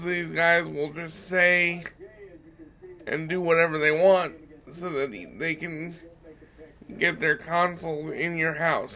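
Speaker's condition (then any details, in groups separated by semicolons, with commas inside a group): Cerebral palsy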